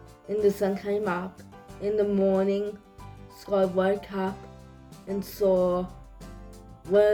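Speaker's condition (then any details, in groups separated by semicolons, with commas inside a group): Cerebral palsy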